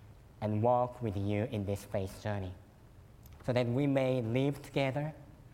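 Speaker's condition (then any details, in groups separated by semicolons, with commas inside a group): Cleft lip and palate; fed formula and cow milk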